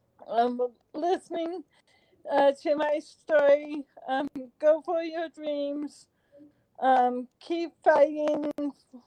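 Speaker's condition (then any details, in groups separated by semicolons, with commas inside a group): Cerebral palsy; since birth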